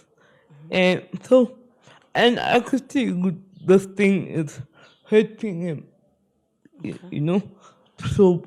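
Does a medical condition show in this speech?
Yes: spastic cerebral palsy.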